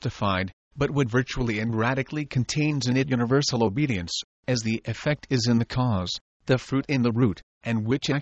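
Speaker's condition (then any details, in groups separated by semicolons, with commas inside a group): No condition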